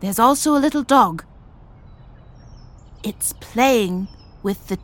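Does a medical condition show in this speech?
No.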